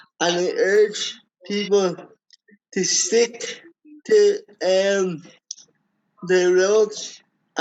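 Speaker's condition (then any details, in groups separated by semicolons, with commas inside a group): Cerebral palsy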